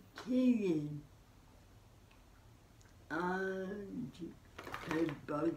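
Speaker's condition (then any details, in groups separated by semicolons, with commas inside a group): Cerebral palsy; spastic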